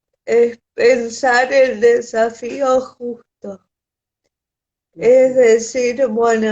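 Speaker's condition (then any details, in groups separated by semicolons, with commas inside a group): Cerebral palsy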